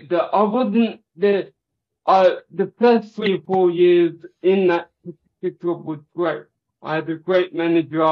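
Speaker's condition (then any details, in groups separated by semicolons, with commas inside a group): Cerebral palsy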